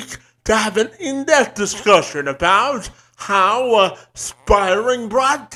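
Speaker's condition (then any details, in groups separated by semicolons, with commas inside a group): Cerebral palsy; present from birth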